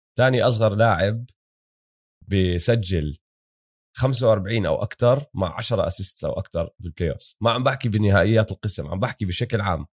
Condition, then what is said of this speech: No condition.